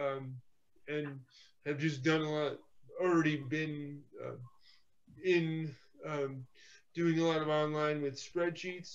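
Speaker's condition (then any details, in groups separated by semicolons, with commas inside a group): Cerebral palsy; physical therapy in childhood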